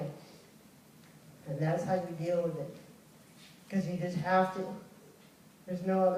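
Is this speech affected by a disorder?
Yes: cerebral palsy.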